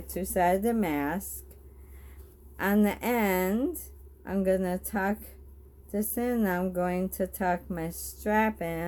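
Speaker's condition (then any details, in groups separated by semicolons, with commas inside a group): Bulbar ALS; bulbar onset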